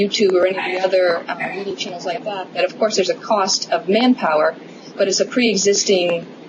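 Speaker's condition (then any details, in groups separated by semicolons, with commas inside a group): No condition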